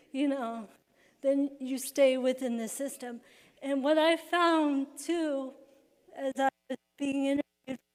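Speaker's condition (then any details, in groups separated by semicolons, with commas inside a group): Cerebral palsy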